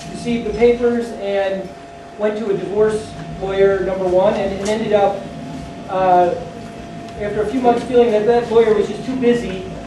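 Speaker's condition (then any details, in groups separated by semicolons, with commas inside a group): No condition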